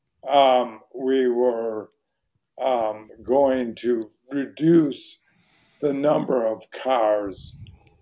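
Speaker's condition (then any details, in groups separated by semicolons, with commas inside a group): ALS; probably hereditary, father and uncle died of ALS; right hand not working; voice very hoarse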